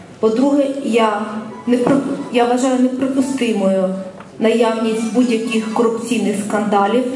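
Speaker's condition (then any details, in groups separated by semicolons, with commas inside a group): No condition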